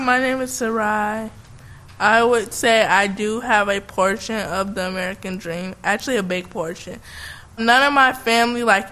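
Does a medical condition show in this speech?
Yes: cerebral palsy.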